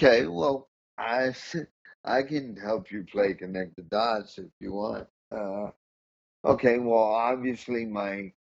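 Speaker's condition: Cerebral palsy; diagnosed at age one and a half in New Jersey

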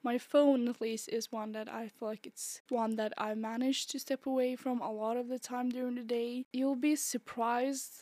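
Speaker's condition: No condition

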